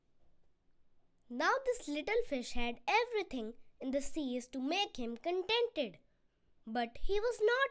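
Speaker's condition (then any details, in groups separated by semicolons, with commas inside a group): No condition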